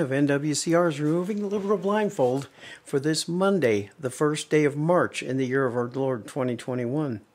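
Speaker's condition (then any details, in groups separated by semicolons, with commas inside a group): No condition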